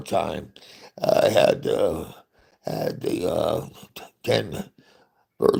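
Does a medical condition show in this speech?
Yes: Parkinson's.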